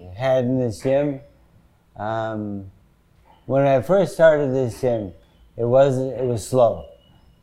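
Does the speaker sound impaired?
Yes: Parkinson's disease; sometimes.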